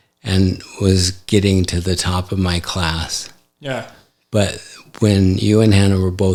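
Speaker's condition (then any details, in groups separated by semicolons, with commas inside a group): ALS; affects hand function; recently diagnosed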